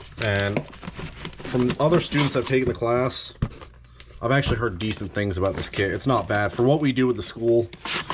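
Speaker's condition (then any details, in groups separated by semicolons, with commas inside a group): No condition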